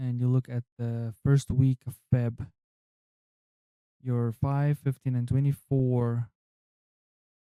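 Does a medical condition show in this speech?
No.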